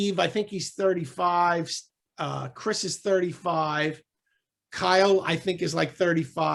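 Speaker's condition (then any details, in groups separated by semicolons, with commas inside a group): No condition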